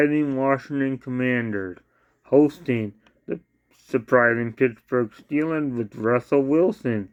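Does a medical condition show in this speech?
Yes: cerebral palsy.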